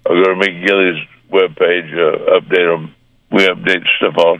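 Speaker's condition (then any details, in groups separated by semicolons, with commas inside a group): Parkinson's disease; walking not yet as wanted, taking exercise classes, recently back to working out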